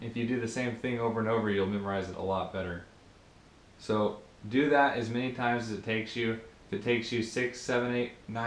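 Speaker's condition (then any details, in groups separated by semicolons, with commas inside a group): No condition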